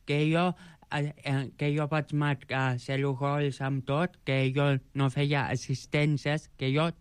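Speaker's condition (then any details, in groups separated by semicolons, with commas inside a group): Joubert syndrome; present from birth; age 29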